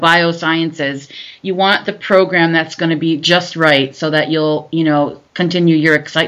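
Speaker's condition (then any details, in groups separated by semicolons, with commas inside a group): No condition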